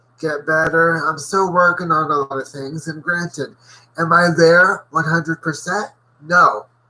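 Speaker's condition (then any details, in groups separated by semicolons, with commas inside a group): Cerebral palsy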